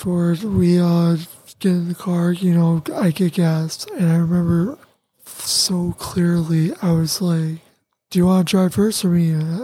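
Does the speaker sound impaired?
Yes: tracheostomy; tracheostomy connected to ventilator, paralysis after accident, breathing affected; voice lost at first, spelled on communication board, voice later regained, cuff inflated at night stops talking.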